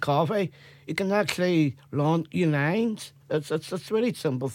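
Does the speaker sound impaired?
Yes: Down syndrome; present from birth.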